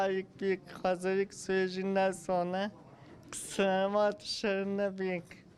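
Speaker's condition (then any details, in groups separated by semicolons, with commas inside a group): Cerebral palsy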